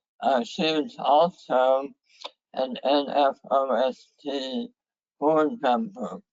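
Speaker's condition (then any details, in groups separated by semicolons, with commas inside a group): Head and neck cancer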